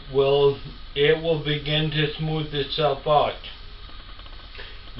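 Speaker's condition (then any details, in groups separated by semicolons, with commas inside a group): Ataxia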